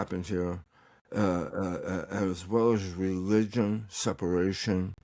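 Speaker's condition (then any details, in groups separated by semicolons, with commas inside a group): Tongue cancer; recovering, tongue exercises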